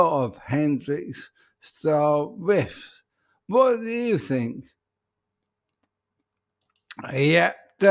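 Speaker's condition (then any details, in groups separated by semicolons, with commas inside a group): ALS; voice may sound peculiar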